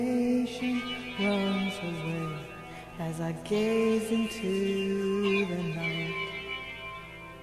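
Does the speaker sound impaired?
No.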